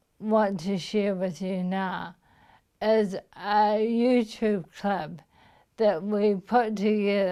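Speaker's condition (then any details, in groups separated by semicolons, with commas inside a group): Motor neuron disease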